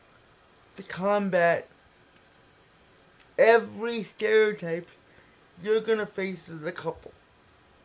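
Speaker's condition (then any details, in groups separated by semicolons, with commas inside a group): Cerebral palsy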